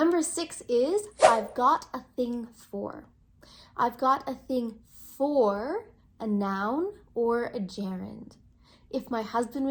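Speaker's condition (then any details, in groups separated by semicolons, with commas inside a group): No condition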